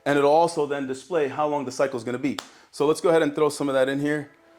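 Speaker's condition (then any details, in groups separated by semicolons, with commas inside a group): No condition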